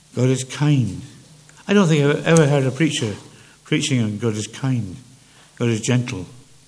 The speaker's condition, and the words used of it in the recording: Parkinson's disease. I haven't preached for some years now, mostly because with Parkinson's, my speech has not been as clear as it would have been, or should have been, please, Lord.